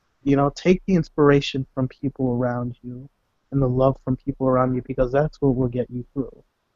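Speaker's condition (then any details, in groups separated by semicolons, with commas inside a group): No condition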